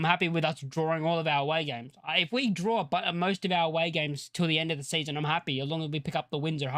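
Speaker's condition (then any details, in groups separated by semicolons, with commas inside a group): No condition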